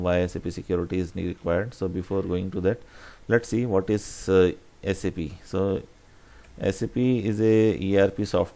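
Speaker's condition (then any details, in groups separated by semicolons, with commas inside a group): No condition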